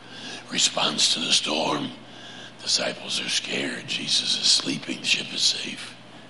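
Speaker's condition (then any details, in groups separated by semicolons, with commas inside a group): Laryngeal cancer; cancer recurred at fourth three-month checkup, laryngectomy scheduled, no spread on MRI, PET scans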